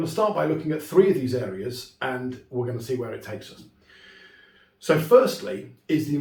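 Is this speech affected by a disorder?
No.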